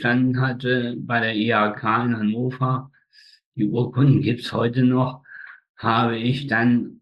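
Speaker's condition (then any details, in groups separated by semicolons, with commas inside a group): Spastic tetraparesis, spastic quadriplegia; slightly hoarse from many speeches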